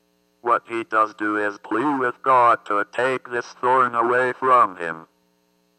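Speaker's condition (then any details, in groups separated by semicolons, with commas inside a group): Athetoid cerebral palsy; couldn't express self first 6 years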